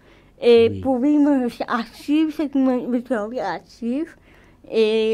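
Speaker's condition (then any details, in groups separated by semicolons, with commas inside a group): Cerebral palsy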